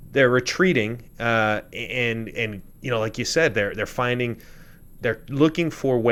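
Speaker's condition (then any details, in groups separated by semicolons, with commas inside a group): No condition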